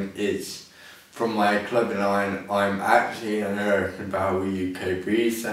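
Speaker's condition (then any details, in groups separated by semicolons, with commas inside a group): Ataxia; muscles don't work properly; speech impediment, sounds intoxicated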